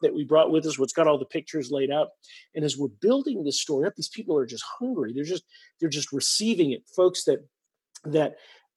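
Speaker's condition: No condition

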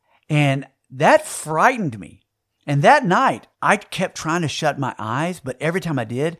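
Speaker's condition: No condition

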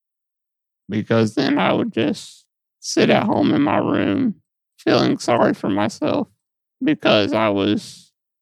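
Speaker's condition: Muscular dystrophy; sees physical therapist

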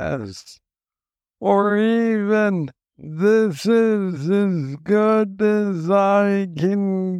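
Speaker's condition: Parkinson's disease; young onset Parkinson's disease, diagnosed at age 35

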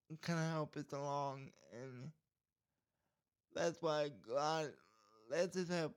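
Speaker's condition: Cerebral palsy

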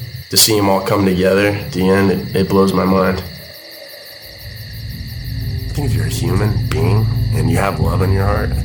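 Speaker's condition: No condition

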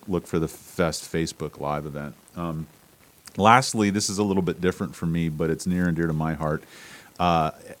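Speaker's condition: No condition

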